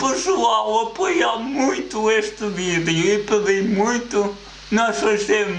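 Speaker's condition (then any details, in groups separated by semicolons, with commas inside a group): Cerebral palsy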